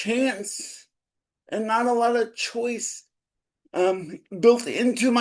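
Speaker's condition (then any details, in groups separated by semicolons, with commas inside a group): Cerebral palsy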